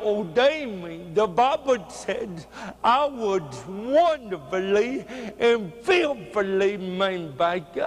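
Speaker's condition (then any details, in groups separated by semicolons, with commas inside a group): Cerebral palsy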